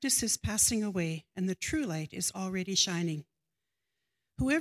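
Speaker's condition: No condition

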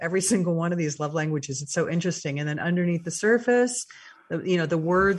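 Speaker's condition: No condition

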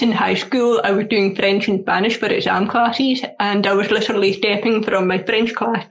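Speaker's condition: Deafness; asks for slower speech, repetition, written notes from teachers

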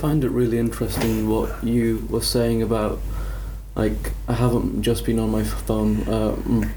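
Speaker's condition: No condition

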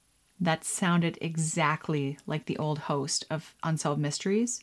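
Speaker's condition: No condition

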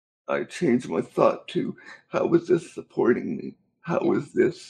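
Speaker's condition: Cerebral palsy; affects muscles and nerves

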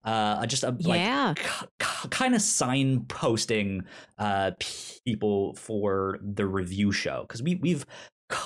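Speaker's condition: Stutter; stutters while talking on podcast; stutter when talking, whole-word repetitions such as i i i; repeated sounds, repeated words, blocks

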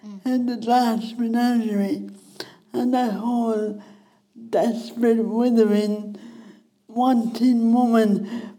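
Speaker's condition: Speech impediment; wheelchair user

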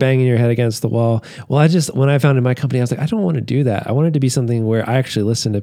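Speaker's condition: No condition

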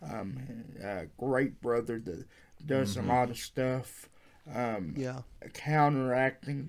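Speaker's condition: Cerebral palsy; cerebral palsy from birth, wheelchair user

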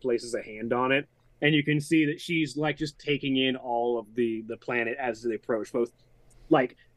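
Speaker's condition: No condition

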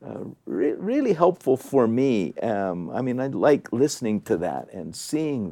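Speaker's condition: No condition

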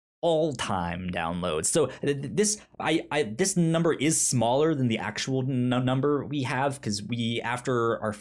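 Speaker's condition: Stutter; stutter since childhood, cause unknown, explained as brain moving faster than mouth, speech therapy in elementary school; stutters when talking; repeated sounds, repeated words

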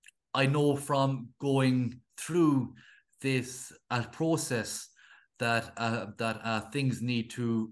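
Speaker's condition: Stuttering; onset age 4 after fall with head impact, four front teeth knocked out, retrained over many years; still stutters at times, mental aspect largely gone, no lung, diaphragm pressure or facial contortions; once avoided speaking or had others speak, formerly facial contortions, breathing pressure, blocked on roll call word; prolonged sounds

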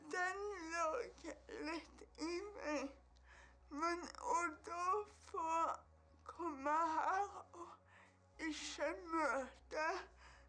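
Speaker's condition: Cerebral palsy; 28 years since onset

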